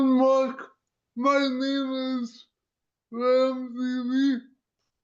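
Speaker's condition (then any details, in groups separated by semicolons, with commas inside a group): Cerebral palsy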